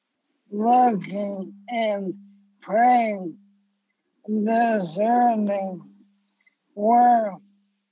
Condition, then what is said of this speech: ALS (motor neuron disease). In order to allow listeners to more easily understand the wisdom he shares, we've sped up his speech in the editing process.